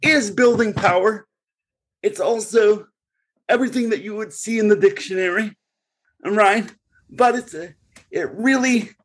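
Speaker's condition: Cerebral palsy; congenital cerebral palsy

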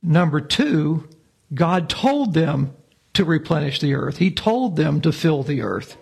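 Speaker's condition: No condition

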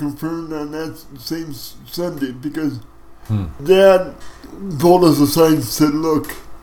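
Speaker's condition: Cerebral palsy; wheelchair for mobility

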